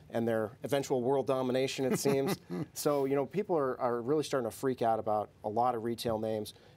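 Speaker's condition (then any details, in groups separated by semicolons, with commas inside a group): No condition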